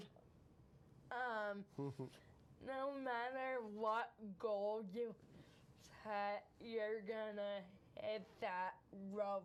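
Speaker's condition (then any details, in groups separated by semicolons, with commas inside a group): Cerebral palsy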